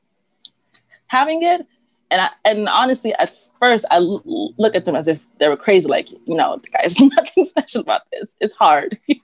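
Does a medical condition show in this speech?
Yes: stuttering; uncle and triplet siblings also stutter; frequent pauses, needs deep breaths while speaking, part-word repetitions; here repeated sounds.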